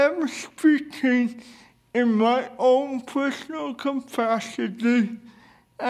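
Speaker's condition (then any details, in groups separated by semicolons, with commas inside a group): Cerebral palsy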